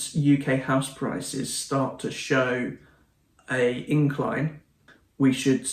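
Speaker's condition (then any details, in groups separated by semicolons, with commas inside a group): No condition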